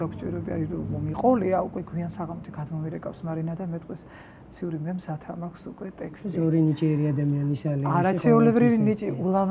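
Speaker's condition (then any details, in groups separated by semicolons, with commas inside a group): No condition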